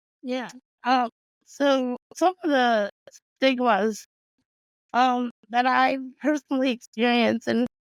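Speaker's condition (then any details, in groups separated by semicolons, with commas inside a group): Cerebral palsy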